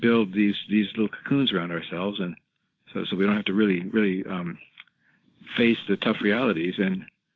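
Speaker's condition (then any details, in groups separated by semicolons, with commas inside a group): Parkinson's disease; rigidity-predominant form, never had tremors, gait mainly affected, diagnosed by neurologist, confirmed by drug response; 11 years into illness, ability to walk almost gone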